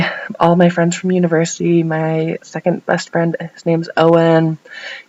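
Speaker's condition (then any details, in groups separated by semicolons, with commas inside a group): No condition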